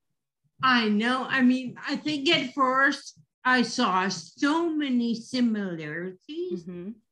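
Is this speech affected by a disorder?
Yes: dysarthria after stroke; stroke at age 50, double vision then collapse, tracheotomy, feeding tube, could not walk, swallow or eat; about 5 years post stroke, speech therapy with Claire, students Keziah and Emily, yoga, singing lessons; could not talk at first, letter board, possibly aphasic, dysarthria remains, much improved, diaphragmatic breathing, over-articulation.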